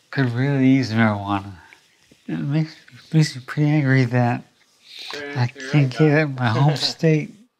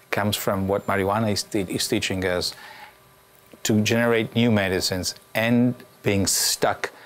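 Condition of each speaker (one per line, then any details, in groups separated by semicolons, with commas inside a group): Parkinson's disease; tremors, medical cannabis under tongue
No condition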